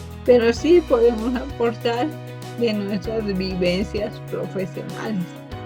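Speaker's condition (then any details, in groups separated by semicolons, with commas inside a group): Cerebral palsy from birth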